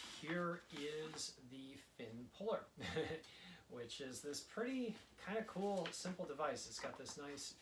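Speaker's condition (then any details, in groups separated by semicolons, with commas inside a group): No condition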